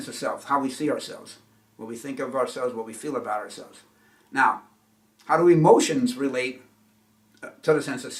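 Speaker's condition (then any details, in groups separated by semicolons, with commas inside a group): No condition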